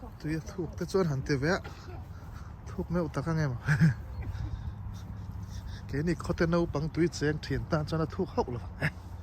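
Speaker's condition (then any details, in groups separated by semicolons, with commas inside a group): No condition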